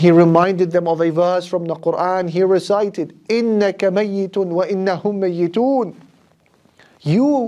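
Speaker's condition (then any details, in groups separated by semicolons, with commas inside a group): No condition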